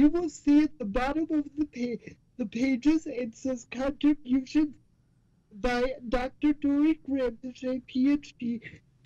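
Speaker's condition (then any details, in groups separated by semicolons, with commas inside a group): Cerebral palsy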